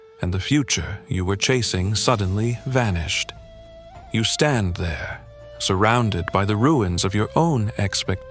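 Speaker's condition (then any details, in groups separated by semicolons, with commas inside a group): No condition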